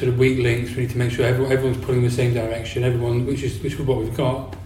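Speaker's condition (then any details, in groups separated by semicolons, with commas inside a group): Parkinson's disease; degenerative neurological condition, brain lacks dopamine, symptoms about three years before diagnosis, no cure; years since diagnosis, on medication, walking affected, medication helps standing, symptoms worse when inactive; quieter, mumbles a lot, new since onset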